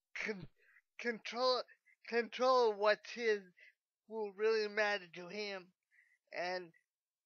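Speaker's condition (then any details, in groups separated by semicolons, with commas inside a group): Cerebral palsy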